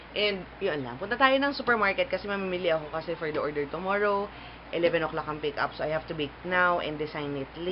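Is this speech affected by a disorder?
No.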